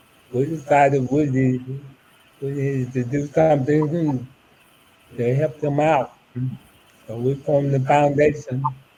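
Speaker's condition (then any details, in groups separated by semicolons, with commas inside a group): ALS; about eight years since diagnosis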